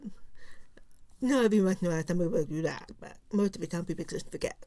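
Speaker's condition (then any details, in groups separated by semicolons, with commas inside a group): Profound deafness; no cochlear implant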